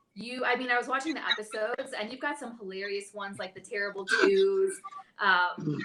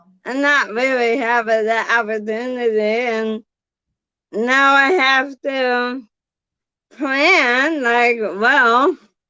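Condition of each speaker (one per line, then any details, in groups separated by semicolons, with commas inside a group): No condition
Bulbar ALS; bulbar onset, affecting throat area; losing ability to speak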